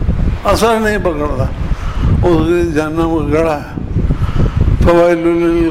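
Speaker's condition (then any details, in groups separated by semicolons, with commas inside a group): Difficulty speaking; hopes listeners can understand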